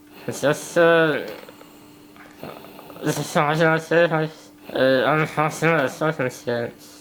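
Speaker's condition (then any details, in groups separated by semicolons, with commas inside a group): Spinal muscular atrophy type 1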